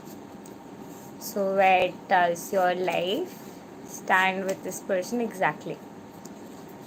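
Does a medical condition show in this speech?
No.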